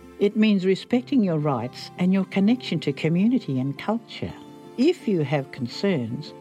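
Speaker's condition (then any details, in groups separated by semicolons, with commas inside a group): No condition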